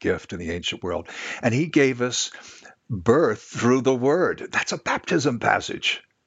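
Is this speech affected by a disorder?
No.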